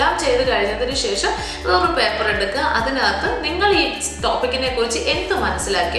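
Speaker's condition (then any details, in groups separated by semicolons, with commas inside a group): No condition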